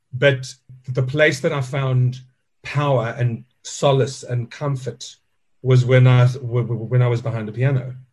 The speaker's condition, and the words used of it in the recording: Stuttering. Well, I think the first challenge that I had, which I still live with, is a speech impediment.